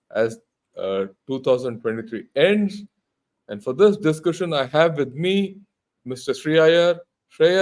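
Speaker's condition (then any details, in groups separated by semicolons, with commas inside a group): No condition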